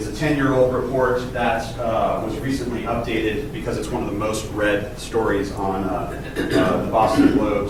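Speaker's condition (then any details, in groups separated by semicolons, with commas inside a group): No condition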